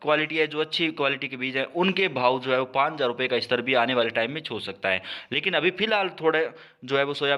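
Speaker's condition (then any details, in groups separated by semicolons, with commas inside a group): No condition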